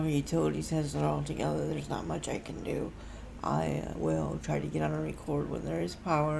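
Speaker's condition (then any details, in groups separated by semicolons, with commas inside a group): Cerebral palsy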